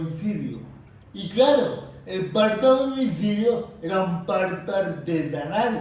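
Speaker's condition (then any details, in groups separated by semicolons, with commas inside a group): Cerebral palsy; speech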